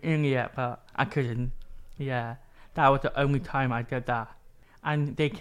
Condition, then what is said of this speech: Deafness. It helps me because if I speak to hearing people, I can speak clear and help them hear, understand me.